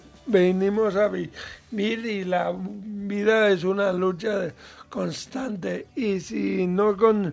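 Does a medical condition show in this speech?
Yes: cerebral palsy; mild, lesser degree of disability.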